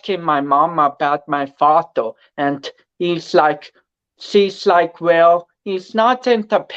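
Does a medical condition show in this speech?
Yes: cerebral palsy; affects balance, speech, coordination.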